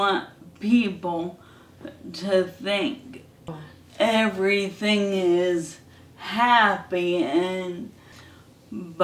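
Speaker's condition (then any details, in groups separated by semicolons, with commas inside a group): ALS; hand onset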